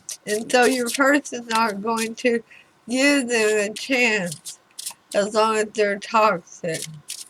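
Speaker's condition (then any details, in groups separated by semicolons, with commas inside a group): Throat cancer radiation damage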